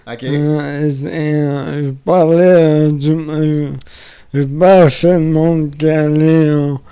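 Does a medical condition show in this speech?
Yes: amyotrophic lateral sclerosis.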